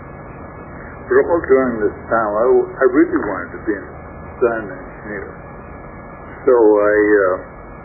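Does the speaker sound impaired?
Yes: stroke affecting throat muscles; last small stroke affected throat muscles, tough time talking, listener says speech sounds fine.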